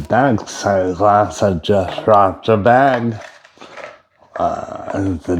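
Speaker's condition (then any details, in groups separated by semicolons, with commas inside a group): Brain injury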